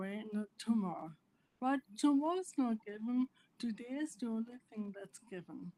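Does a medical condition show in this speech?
Yes: primary lateral sclerosis; spasticity.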